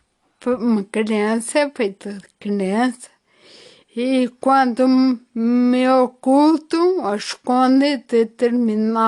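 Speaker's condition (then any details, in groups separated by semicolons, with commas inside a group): Ataxia after brain injury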